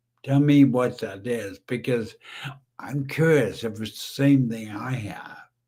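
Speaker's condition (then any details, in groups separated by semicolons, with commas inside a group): Brain injury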